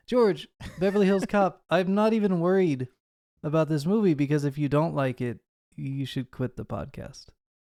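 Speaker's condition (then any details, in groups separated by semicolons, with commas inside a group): No condition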